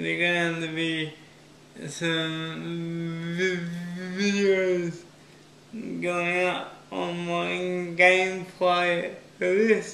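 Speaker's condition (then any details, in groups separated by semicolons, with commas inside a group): Cerebral palsy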